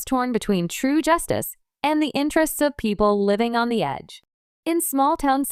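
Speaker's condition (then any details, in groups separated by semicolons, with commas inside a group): No condition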